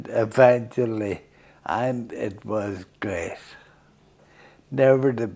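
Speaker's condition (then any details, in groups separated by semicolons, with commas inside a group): Friedreich's ataxia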